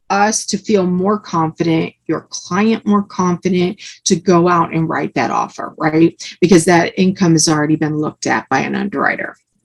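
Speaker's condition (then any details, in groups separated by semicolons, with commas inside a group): No condition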